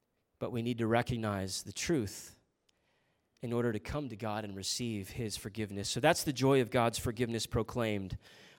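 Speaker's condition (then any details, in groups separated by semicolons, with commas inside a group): No condition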